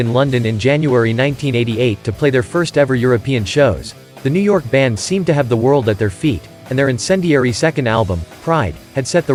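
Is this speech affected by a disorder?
No.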